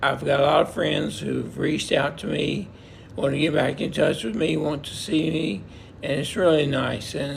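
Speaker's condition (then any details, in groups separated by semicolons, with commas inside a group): Multiple system atrophy; cannot type or click a mouse; cannot form words clearly, voice better after rest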